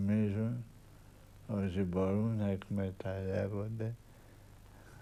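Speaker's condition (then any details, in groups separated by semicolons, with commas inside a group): Parkinson's disease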